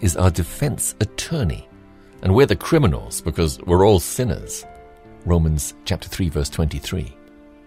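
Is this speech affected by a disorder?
No.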